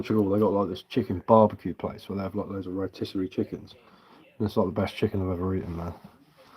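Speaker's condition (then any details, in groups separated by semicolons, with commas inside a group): No condition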